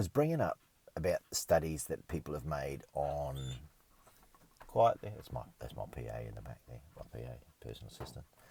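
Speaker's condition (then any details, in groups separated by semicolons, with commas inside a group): No condition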